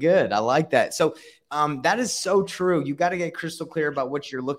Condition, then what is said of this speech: None; typical speech.